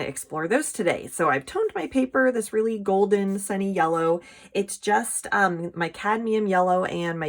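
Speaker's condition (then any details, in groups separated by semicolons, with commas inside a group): No condition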